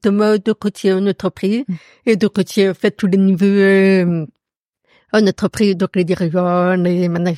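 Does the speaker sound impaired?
Yes: profound deafness; noticeable to everyone.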